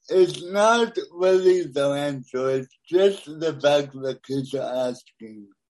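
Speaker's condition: Cerebral palsy; lack of oxygen to brain, born premature, born deaf, no dexterity, types about 10 words a minute; noticeable speech impediment, Siri and speech recognition software cannot understand words, phone listeners hang up

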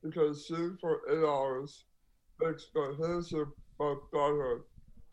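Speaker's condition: Down syndrome

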